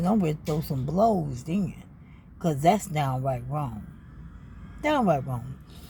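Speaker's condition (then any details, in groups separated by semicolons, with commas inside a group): ALS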